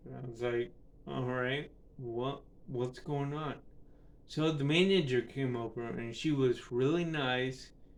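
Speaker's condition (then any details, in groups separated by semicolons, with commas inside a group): Cerebral palsy; affects speech and balance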